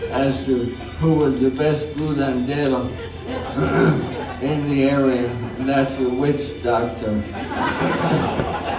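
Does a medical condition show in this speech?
Yes: ALS; some speech trouble.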